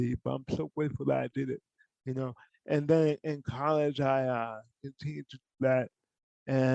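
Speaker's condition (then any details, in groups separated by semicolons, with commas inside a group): Cerebral palsy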